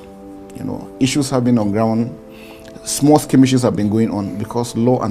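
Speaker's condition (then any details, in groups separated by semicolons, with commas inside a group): No condition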